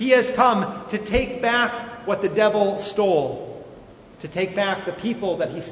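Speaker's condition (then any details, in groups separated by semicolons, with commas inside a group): No condition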